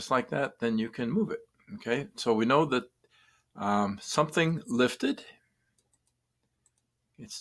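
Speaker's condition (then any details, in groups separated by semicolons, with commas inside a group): No condition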